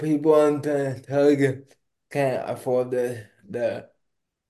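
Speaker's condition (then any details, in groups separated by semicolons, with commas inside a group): Cerebral palsy; not slurred, per host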